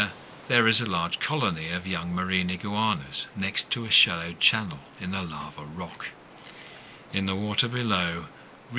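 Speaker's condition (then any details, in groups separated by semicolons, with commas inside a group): No condition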